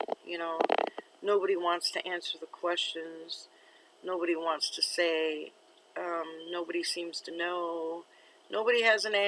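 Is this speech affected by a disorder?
No.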